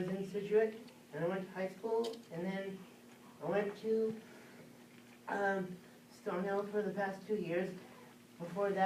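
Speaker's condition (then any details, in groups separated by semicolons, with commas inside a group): Cerebral palsy; leg muscle weakness since childhood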